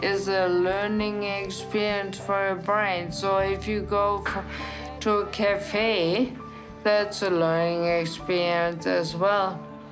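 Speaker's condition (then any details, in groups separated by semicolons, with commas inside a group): Traumatic brain injury; struck by car while cycling, right-sided ataxia, one-sided weakness; inpatient rehabilitation, progressing well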